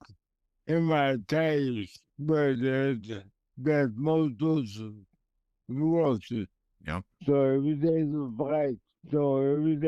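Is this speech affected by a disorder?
Yes: multiple sclerosis; left side badly affected, esophagus affected; power chair, on disease-modifying infusion, home physical therapy; speech affected, much improved from barely speaking, solids hard to swallow.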